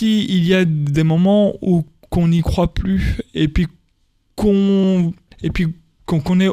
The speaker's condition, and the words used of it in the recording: Stuttering. Mais toute la difficulté, ça va être de pouvoir jouer des héros normaux avec cet accent qui est le bégaiement.